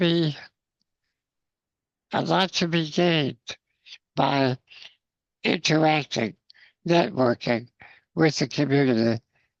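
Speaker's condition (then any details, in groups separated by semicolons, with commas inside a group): Spinal muscular atrophy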